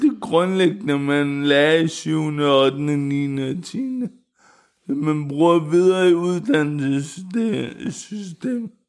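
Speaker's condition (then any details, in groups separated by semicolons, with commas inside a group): Cerebral palsy; wheelchair user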